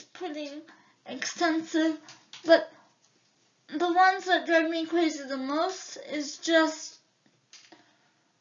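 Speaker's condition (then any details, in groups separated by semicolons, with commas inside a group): Cerebral palsy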